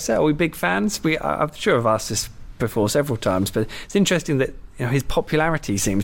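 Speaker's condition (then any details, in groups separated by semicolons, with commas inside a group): No condition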